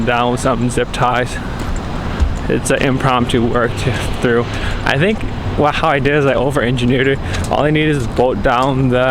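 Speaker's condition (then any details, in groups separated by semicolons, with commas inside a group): No condition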